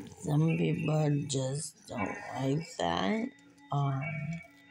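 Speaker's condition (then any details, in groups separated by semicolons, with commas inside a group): Muscular dystrophy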